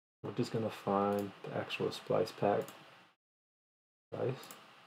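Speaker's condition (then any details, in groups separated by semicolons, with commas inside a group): No condition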